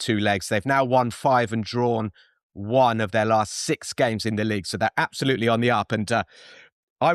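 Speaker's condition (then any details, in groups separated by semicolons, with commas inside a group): No condition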